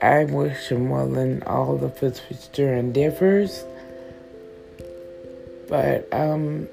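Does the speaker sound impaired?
Yes: stroke with stutter; stutter now, linked by speaker to not sleeping.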